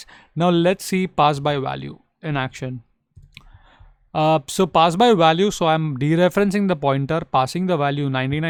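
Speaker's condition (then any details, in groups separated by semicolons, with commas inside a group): No condition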